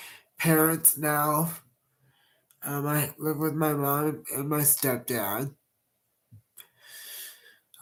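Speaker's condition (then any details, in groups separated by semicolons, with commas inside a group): Cerebral palsy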